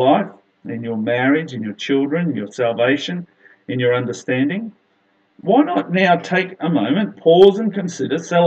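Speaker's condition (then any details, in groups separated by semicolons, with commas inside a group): No condition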